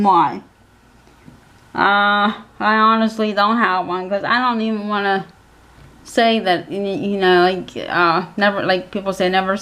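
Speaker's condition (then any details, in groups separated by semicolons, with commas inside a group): Cerebral palsy; physical handicap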